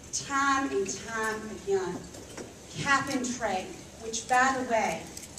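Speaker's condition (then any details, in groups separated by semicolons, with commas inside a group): No condition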